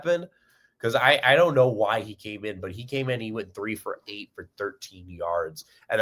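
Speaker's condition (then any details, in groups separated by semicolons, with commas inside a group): No condition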